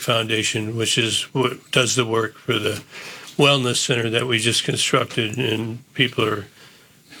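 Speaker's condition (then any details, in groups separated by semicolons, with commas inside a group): Parkinson's disease; neurodegenerative disease, posture and gait changes as Diamondbacks manager, neck and shoulder surgeries before diagnosis; about 10 years since diagnosis; once could not speak on live TV, diagnosed 2 days later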